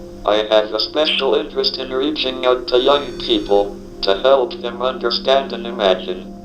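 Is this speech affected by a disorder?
Yes: ALS, through a speech-generating device.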